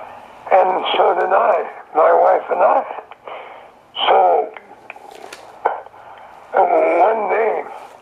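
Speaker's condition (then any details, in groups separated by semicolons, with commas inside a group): Throat cancer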